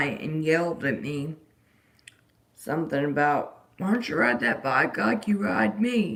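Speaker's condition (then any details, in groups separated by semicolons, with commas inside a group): Disability causing slurred speech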